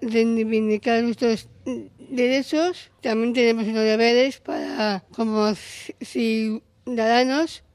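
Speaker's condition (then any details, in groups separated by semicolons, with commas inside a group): Down syndrome; genetic disorder, aged 35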